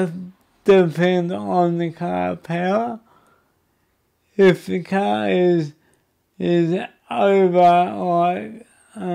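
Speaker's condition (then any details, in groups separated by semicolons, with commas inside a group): Cerebral palsy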